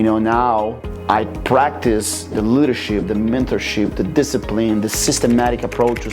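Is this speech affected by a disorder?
No.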